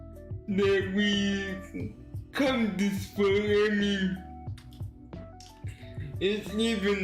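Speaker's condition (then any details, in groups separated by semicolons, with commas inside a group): Cerebral palsy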